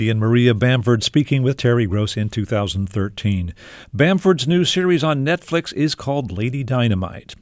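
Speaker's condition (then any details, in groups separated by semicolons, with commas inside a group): No condition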